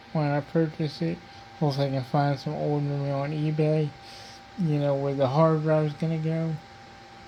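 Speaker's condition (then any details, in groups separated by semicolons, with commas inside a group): Cerebral palsy; diplegia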